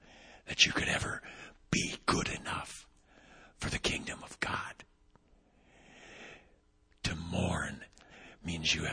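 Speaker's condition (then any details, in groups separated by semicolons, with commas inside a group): Vocal cord paralysis, unilateral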